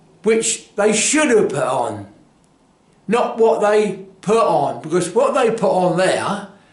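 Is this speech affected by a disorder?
No.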